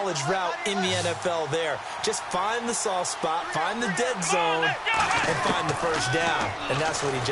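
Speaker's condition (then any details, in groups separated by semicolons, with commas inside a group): No condition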